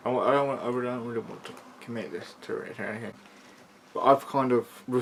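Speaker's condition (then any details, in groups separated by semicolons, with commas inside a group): Cerebral palsy, mild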